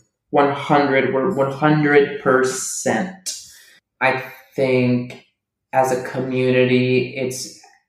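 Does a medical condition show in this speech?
Yes: stuttering; not caused by nervousness; stutters openly; learning to let it out; here prolonged sounds.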